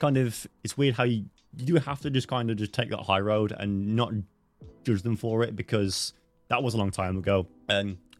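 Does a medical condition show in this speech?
Yes: stammer; stammer since at least school age; here repeated sounds, prolonged sounds.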